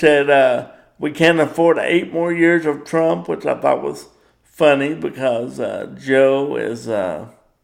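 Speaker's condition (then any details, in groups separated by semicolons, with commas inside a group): Cerebral palsy; power wheelchair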